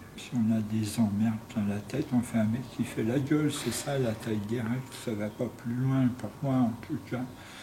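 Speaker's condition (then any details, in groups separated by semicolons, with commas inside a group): Tongue cancer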